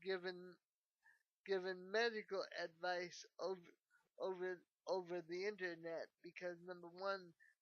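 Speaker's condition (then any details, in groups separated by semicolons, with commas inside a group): Cerebral palsy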